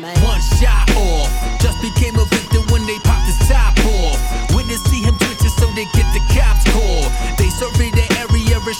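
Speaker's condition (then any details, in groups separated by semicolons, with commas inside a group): No condition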